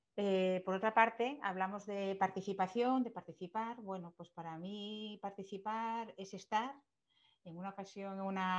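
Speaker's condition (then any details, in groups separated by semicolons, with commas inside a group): No condition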